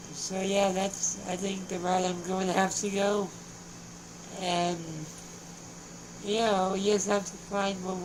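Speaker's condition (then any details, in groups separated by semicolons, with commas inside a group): Spinal muscular atrophy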